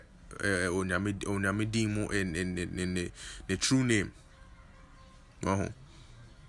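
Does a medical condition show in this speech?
No.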